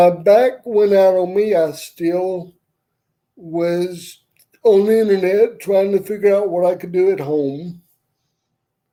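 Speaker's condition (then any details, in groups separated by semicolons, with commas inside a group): Cerebral palsy; uses wheelchair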